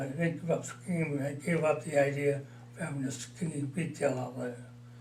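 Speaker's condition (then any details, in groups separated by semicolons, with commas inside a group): Parkinson's disease, mild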